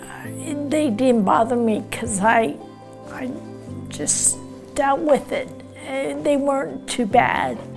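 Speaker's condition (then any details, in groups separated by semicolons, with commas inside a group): Essential tremor with parkinsonism; essential tremor with parkinsonism, hand tremor, deep brain stimulation implant; tremor at least 40 years, hands steady with stimulation; sometimes trouble speaking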